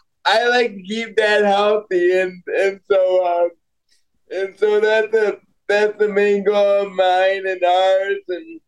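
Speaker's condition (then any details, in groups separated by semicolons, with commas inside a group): Cerebral palsy; congenital, born prematurely at 29 weeks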